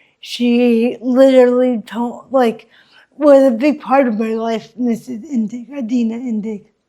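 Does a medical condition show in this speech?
Yes: cerebral palsy.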